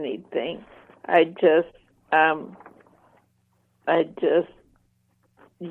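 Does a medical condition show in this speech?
Yes: ALS, mild; voice slightly impaired.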